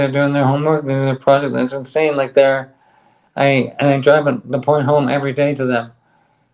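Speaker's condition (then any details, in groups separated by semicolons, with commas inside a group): ALS; on drug, stronger bite, speaks better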